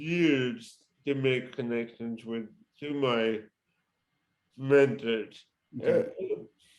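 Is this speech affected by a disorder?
Yes: cerebral palsy; present from birth.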